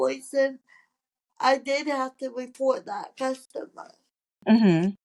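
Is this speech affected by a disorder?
Yes: cerebral palsy; from birth, wheelchair user.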